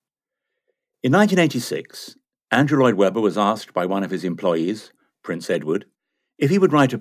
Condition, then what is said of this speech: None; typical speech.